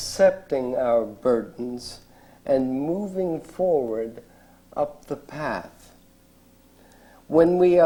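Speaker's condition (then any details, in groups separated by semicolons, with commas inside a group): ALS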